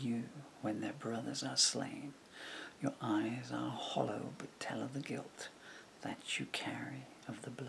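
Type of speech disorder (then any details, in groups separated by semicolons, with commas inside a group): Bulbar dysarthria; progressive bulbar palsy (MND)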